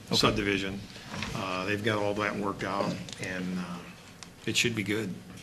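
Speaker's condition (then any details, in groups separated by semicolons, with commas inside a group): No condition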